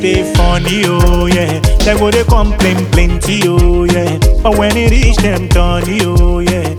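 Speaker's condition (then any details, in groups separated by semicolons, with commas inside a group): No condition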